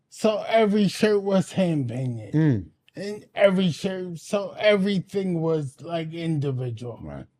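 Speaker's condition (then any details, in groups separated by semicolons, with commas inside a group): Anoxic brain injury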